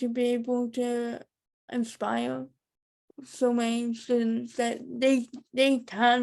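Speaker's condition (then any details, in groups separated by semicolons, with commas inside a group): Cerebral palsy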